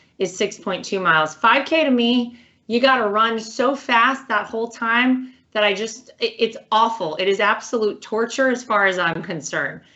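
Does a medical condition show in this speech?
No.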